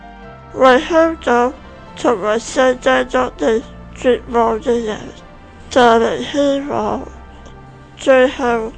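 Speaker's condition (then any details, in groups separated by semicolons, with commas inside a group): Spinal muscular atrophy; Type 1, most severe form, diagnosed a few years after birth, progressive loss of movement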